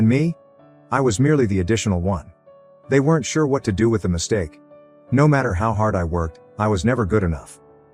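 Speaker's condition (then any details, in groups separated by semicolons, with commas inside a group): No condition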